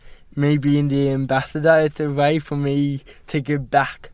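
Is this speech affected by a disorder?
Yes: cerebral palsy; diagnosed at 12 months, Westmead hospital, prognosis may never walk or talk, play-based therapy; age 17, ongoing therapies via Cerebral Palsy Alliance, placing ski poles difficult.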